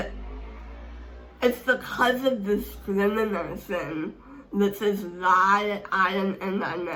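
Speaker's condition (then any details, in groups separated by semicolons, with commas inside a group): Speech impairment; hard to understand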